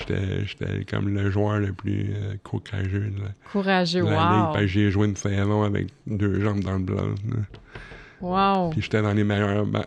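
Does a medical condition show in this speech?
Yes: cerebral palsy.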